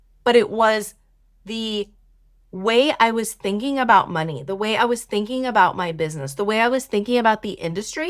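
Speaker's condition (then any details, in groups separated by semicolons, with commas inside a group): No condition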